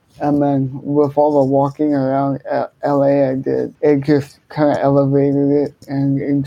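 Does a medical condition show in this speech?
Yes: cerebral palsy, hemiplegia.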